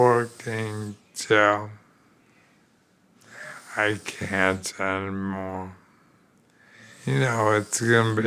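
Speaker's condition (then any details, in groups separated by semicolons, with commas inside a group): ALS; shortness of breath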